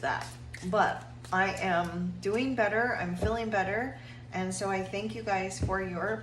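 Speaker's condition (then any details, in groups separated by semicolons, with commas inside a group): No condition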